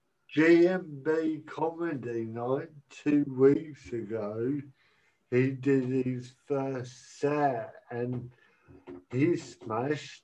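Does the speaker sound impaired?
Yes: cerebral palsy; speech sounds unusual, self-described as talking funny.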